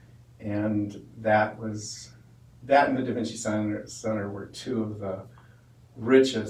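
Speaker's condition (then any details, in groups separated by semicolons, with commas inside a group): No condition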